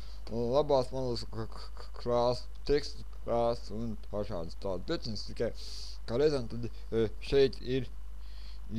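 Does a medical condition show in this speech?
Yes: cerebral palsy; speech not very clear.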